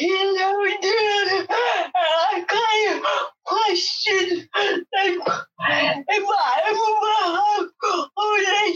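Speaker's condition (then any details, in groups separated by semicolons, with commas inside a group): Cerebral palsy; wheelchair for mobility, speech impairment, job provides same interpreter daily over Zoom; interpreter repeats her speech line by line during interview; others may struggle to understand, interpreter revoices her words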